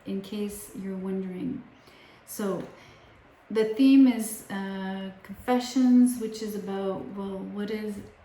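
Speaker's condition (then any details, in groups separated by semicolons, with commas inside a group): No condition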